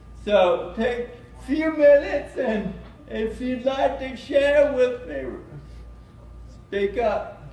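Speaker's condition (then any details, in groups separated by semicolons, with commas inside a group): Cerebral palsy; since birth, brain damage at birth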